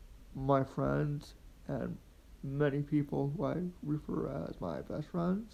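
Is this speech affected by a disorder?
Yes: quadriplegic cerebral palsy.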